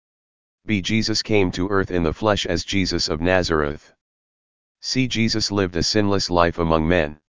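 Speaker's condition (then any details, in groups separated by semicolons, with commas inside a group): No condition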